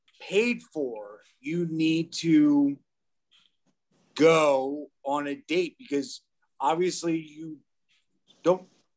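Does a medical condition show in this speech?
Yes: aphasia; aphasia caused by motorcycle wreck, now disabled.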